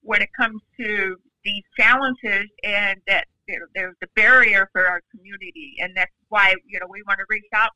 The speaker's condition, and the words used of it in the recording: Deafness. She's interpreting everything that you're saying, and you're hearing me speaking because I have a severe hearing loss, even though I can speak for myself.